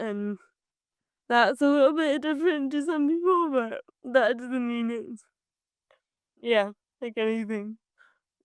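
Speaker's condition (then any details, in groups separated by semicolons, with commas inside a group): Cerebral palsy; from birth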